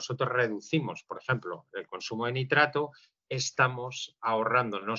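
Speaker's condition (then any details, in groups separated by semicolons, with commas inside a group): No condition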